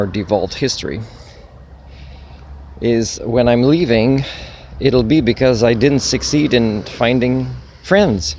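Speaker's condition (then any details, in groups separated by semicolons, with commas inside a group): No condition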